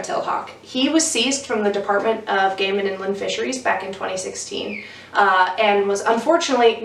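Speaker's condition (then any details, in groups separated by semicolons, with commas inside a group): No condition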